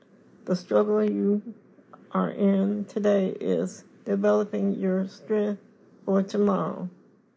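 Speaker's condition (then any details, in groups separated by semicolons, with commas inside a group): Cerebral palsy; confined to wheelchair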